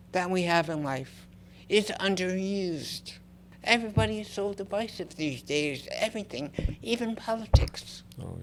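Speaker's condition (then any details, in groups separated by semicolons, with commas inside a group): Cerebral palsy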